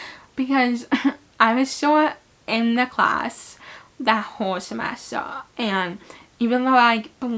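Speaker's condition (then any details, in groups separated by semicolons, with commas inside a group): Cerebral palsy; right hemiplegia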